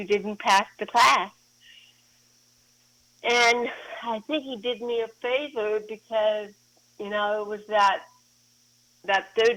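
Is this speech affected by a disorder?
Yes: cerebral palsy.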